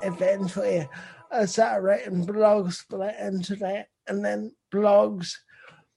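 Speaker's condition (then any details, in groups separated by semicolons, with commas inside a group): Cerebral palsy; visible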